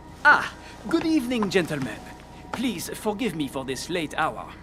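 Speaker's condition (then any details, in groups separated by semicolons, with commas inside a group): No condition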